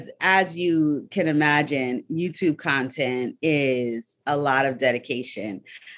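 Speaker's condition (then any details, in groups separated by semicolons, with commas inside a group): No condition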